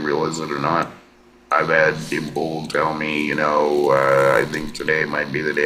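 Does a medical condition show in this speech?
Yes: laryngectomy, electrolarynx.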